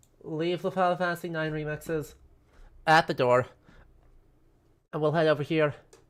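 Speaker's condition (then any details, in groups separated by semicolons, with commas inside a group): No condition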